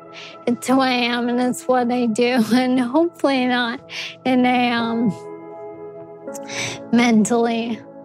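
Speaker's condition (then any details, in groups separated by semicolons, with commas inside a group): ALS; progressive degenerative muscle disease, leg symptom onset, diagnosed at 29 by Dr. Neil Schneider, Columbia; speech affected by ALS, noticeable on podcasts and shows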